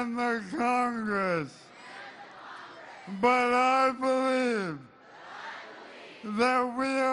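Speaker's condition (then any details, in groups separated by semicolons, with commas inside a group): ALS; weak voice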